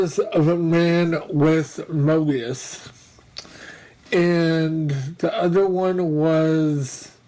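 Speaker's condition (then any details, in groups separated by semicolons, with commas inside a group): Mobius syndrome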